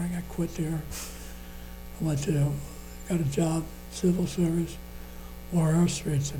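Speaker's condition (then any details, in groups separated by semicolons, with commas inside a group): Parkinson's disease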